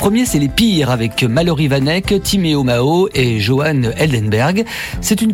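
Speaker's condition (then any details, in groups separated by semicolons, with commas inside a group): No condition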